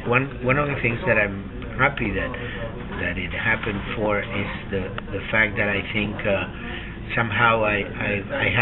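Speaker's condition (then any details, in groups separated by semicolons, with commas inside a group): No condition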